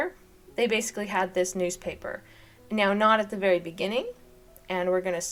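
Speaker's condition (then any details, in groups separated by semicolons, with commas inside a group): No condition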